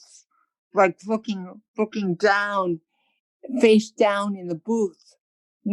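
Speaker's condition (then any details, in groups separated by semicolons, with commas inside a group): Cerebral palsy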